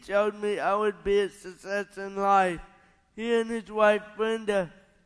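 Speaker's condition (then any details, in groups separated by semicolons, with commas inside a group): Cerebral palsy; lifelong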